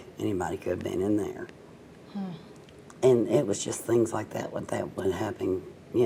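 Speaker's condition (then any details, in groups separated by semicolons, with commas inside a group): Cerebral palsy, mild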